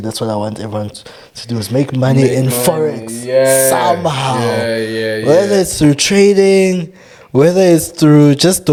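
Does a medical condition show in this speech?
No.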